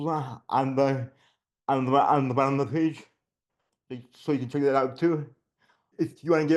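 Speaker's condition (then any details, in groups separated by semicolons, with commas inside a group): Generalized dystonia; generalized, childhood onset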